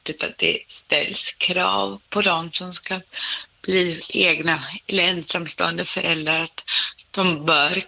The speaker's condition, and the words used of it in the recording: Cerebral palsy. Talet är lite påverkat, jag har lite sämre balans.